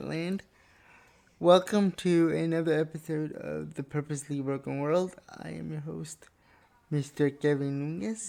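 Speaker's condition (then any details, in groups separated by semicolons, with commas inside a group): Cerebral palsy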